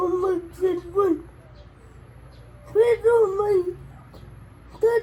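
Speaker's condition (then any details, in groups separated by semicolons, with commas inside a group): Cerebral palsy; affects hands, cannot write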